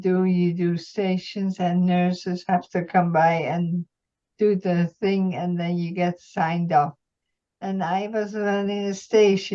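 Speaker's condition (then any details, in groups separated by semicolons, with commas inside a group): Multiple system atrophy; swallowing trouble, slurring, slow speech, some days no voice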